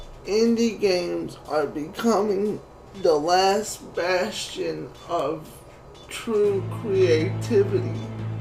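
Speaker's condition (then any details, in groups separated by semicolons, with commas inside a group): Cerebral palsy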